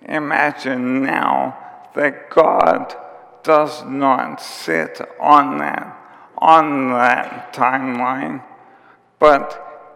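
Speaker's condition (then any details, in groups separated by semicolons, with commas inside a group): ALS; onset with tiredness and clumsiness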